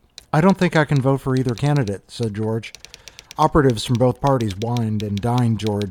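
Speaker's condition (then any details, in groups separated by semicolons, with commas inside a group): No condition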